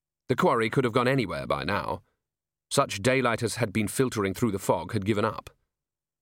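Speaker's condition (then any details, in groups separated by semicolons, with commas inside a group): No condition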